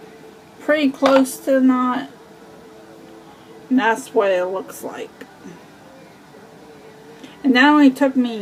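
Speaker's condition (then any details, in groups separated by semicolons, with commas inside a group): Cerebral palsy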